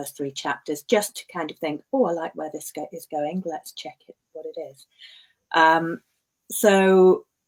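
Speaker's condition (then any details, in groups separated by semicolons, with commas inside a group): No condition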